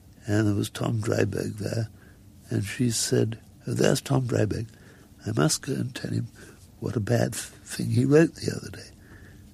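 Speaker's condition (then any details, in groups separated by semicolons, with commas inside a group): Muscular dystrophy; progressive, wheelchair user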